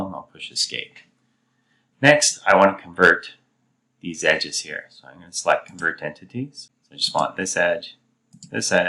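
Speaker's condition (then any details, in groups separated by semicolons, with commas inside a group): No condition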